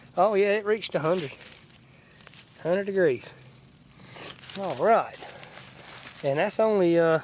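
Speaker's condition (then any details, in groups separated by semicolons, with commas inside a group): No condition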